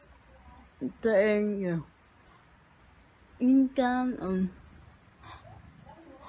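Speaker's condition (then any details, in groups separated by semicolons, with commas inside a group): Cerebral palsy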